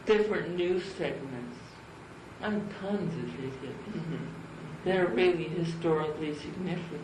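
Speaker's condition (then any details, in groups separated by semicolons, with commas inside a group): Cerebral palsy; from birth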